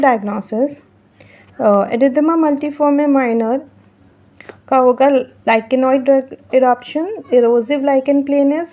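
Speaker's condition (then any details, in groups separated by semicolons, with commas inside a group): No condition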